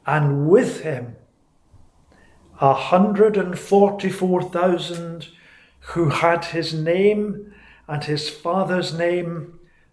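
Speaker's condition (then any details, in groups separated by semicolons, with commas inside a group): No condition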